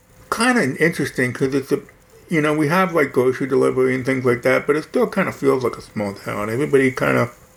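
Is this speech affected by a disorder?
Yes: hearing loss; right ear cochlear implant at Johns Hopkins Baltimore, barely any prior right-ear hearing, quad cane 8 years.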